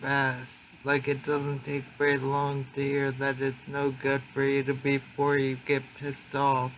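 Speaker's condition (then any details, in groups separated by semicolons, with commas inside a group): Traumatic brain injury; car accident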